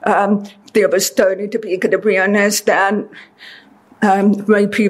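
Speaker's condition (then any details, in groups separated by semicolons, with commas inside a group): Deafness; speech therapy most of life with Mindy Kobomis, learning to talk, hear and pronounce words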